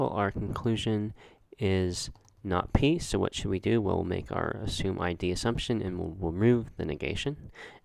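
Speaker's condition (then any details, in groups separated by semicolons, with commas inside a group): No condition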